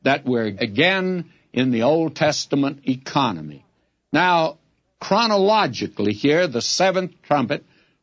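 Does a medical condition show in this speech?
No.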